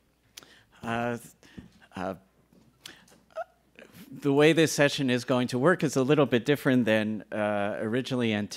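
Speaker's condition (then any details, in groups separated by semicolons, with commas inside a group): No condition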